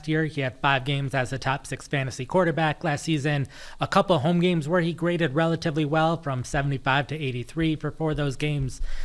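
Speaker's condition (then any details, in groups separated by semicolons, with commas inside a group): No condition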